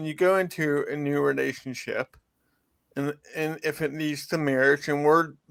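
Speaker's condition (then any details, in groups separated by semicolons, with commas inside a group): Cerebral palsy; from birth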